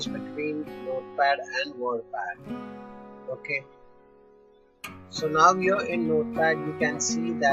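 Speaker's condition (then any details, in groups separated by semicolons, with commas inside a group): No condition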